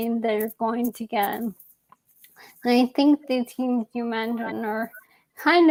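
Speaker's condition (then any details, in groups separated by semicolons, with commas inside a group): ALS; young onset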